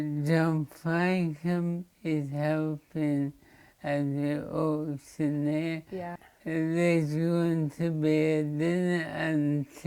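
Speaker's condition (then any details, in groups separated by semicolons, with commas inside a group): Motor neurone disease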